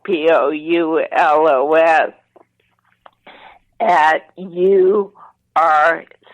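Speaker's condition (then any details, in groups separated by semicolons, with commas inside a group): ALS, mild; voice slightly impaired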